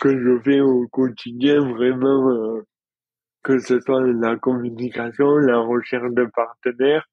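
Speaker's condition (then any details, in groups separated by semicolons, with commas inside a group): Dystonia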